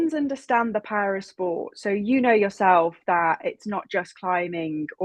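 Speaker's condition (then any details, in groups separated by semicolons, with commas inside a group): No condition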